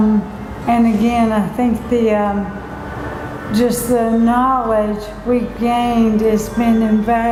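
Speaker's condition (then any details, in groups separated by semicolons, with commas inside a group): ALS; bulbar onset, mouth and speech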